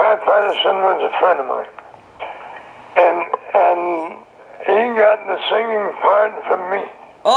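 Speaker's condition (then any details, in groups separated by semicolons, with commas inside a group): Throat cancer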